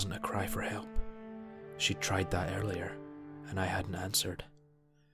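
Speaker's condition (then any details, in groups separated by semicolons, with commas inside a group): No condition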